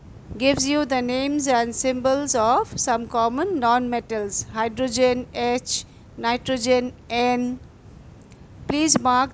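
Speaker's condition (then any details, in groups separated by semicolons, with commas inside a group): No condition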